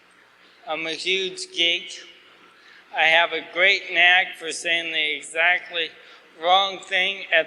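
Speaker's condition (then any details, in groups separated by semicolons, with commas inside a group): ALS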